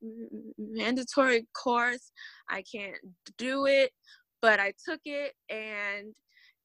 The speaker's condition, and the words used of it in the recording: Stuttering. It's easier to like speak when I know I'm not being observed.